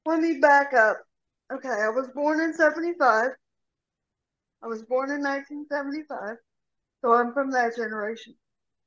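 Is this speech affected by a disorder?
Yes: cerebral palsy; from birth, instability causing trips, severe rotator cuff tear, formerly monthly falls needing engine 6 lift assists.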